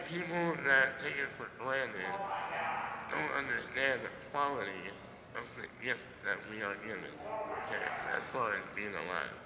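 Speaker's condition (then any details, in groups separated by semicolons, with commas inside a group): Muscular dystrophy; congenital, muscles cannot grow larger; cannot get stronger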